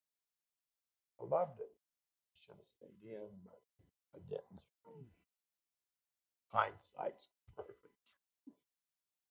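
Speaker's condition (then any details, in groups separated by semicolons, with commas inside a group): Speech impediment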